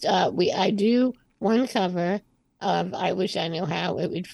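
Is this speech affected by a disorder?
Yes: spinal muscular atrophy type 2; from birth, slightly progressive since 20s, arms less mobile, power chair from 12, sensation unaffected; on oral breakthrough medication strengthening motor neurons; hard time talking before medication, breathing, speaking, singing now stronger.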